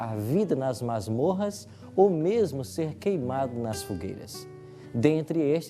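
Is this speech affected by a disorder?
No.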